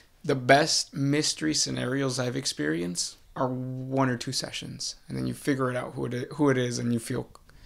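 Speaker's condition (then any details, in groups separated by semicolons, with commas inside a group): No condition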